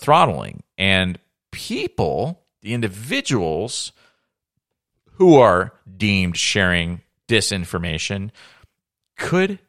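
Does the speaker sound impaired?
No.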